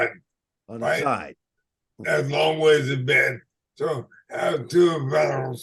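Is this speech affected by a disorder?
Yes: ALS/MND.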